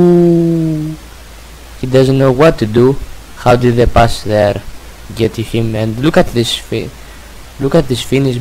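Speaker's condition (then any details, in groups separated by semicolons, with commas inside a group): No condition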